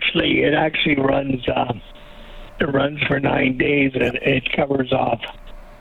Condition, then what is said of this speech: ALS (motor neuron disease). Now it's worked into my shoulders and my wind and a little bit of speech.